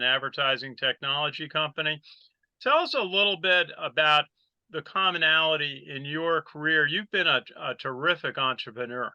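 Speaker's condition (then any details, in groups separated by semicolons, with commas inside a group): No condition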